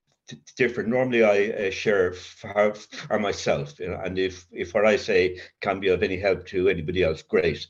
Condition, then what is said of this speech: Stuttering. So my I stutter now in my mind. And not so much in my, language.